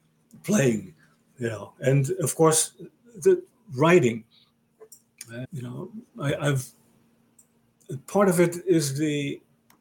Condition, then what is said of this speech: Aphasia. This is what you told me, you said this to me, and I ramble kind of off track a little bit with this.